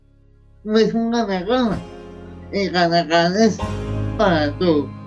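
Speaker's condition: Cerebral palsy; age 37

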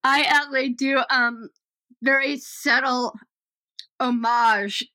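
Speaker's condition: Down syndrome; developmental disability

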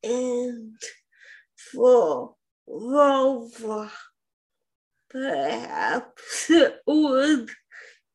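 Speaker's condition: Spastic quadriplegic cerebral palsy; some tightness in all four limbs, wheelchair user; in 40s, accidental spasm, hit host during recording; CP accent, sultry disability accent, listeners may need to listen closely

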